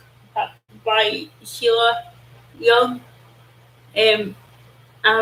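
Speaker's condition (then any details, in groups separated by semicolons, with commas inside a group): Cerebral palsy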